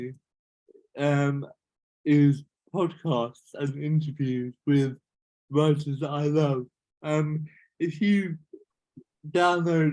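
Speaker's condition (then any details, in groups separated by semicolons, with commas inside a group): Cerebral palsy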